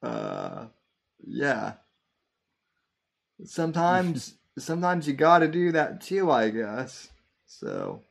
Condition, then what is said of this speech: Stuttering. You literally just stuttered on saying horticulturalist.